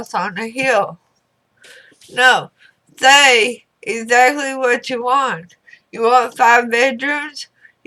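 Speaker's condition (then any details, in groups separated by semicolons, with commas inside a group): Throat cancer radiation damage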